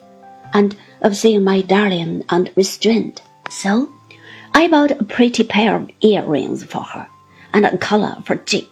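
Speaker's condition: No condition

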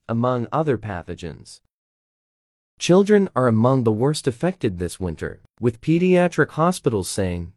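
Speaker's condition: No condition

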